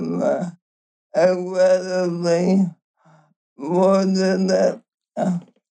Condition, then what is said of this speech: ALS (motor neuron disease). So I'm going to just translate, if that's okay, just so we get that detail in.